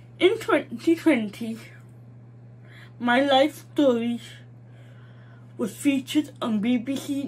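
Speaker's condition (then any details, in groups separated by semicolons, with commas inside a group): Mild cerebral palsy; struggles with speech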